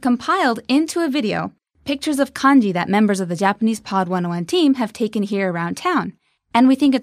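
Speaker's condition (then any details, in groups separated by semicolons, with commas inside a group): No condition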